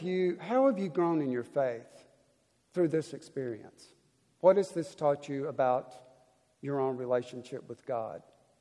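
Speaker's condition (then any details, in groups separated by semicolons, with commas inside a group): No condition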